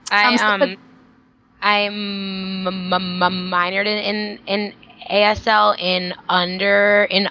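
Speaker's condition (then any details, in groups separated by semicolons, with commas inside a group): Stuttering; variable stuttering, formerly preoccupied with which words would be easier to say, helped by stuttering community; occasionally gets really stuck, particularly hard blocks, mostly less physical effort, stuttering amount unchanged; repeated words, blocks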